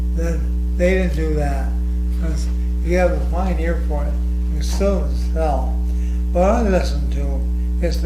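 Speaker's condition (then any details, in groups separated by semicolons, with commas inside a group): ALS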